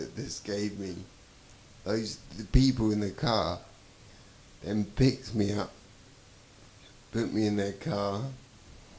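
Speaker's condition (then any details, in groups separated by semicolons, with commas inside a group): Traumatic brain injury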